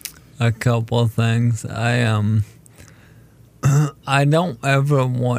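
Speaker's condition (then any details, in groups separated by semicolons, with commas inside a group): ALS; diagnosed almost 4 years ago, told condition is terminal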